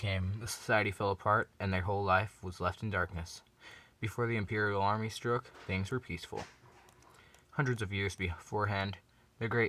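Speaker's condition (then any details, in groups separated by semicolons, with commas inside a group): No condition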